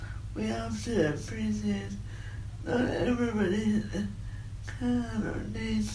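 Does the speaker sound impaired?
Yes: cerebral palsy; voice sounds a bit off-center.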